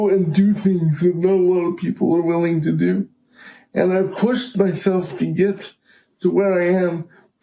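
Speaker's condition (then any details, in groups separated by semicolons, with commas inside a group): Cerebral palsy; power wheelchair user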